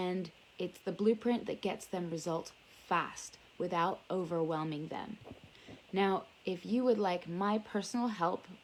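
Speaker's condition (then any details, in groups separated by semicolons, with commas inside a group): No condition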